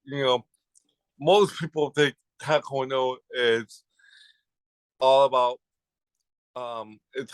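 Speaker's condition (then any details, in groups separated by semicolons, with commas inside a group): Cerebral palsy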